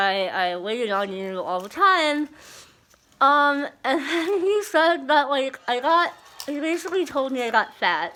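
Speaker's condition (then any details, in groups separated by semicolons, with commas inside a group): Moebius syndrome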